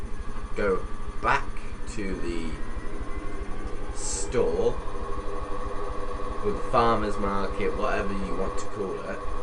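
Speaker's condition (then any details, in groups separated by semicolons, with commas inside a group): No condition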